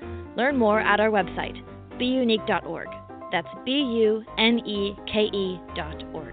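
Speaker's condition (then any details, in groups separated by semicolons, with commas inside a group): No condition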